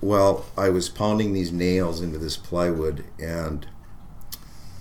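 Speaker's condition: No condition

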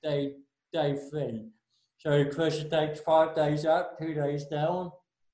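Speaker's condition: Cerebral palsy; naturally a little shaky

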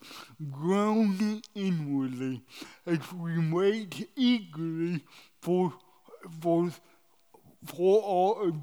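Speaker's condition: Cerebral palsy

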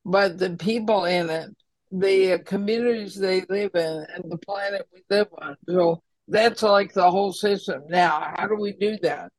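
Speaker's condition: ALS; estimated little over a year to live

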